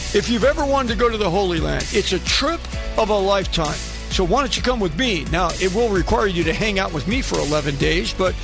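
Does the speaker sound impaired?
No.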